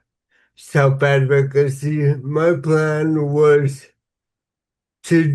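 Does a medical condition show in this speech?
Yes: cerebral palsy; somewhat slurred speech.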